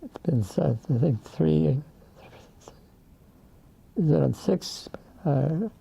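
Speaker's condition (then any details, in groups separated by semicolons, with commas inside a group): Parkinson's disease; in speech and voice therapy, aqua therapy, little progression; quiet voice, sometimes hard to understand, louder after therapy, worse mornings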